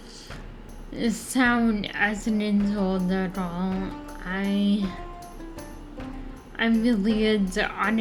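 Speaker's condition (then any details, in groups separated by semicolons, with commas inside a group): Friedreich's ataxia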